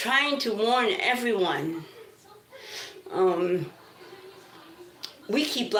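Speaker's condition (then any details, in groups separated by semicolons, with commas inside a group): Cerebral palsy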